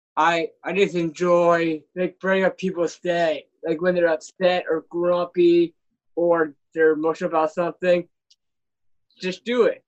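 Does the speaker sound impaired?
Yes: Down syndrome.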